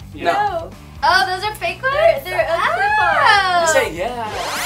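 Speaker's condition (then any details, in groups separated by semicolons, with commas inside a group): No condition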